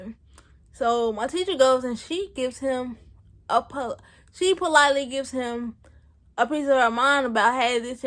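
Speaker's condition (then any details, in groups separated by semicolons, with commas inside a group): Cerebral palsy; present since birth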